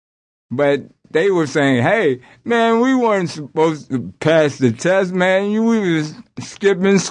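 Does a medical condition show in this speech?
Yes: aphasia after strokes; stuttering after strokes, had to repeat everything, impediment not heard when singing, less noticeable.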